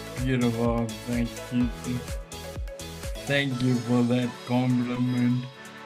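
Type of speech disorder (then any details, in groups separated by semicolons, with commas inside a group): Ataxic dysarthria; Friedreich's ataxia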